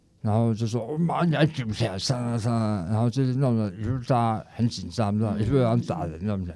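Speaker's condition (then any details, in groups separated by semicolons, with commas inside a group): Tongue cancer, stage 4 tongue cancer and parotid cancer; cancer-free after treatment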